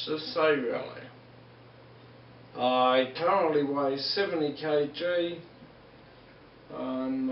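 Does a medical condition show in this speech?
Yes: multiple sclerosis.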